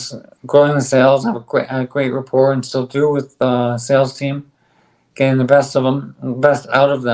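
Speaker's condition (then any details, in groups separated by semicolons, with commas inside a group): ALS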